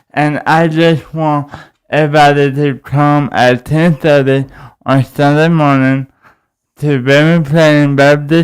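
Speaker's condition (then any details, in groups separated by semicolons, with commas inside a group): Cerebral palsy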